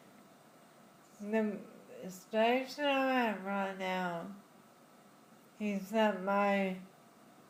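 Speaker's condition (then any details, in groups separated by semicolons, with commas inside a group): Friedreich's ataxia; diagnosed in childhood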